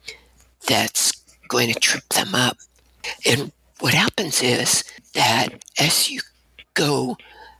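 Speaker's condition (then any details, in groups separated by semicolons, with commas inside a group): Abductor spasmodic dysphonia; voice lost shouting over rock music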